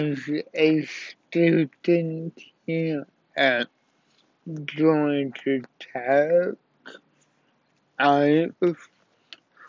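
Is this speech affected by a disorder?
Yes: cerebral palsy.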